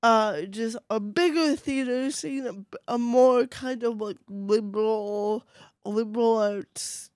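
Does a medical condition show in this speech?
Yes: cerebral palsy, mild; voice affected.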